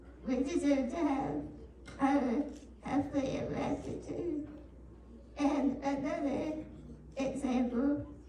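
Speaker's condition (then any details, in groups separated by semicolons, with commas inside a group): Spinal muscular atrophy type 2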